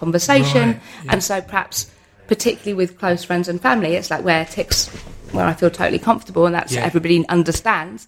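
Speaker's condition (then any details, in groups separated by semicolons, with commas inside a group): Tourette's syndrome; wheelchair user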